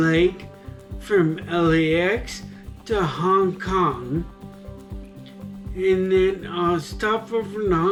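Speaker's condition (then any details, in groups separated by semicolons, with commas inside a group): Traumatic brain injury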